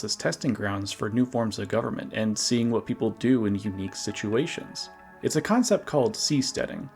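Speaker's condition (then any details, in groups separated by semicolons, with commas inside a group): No condition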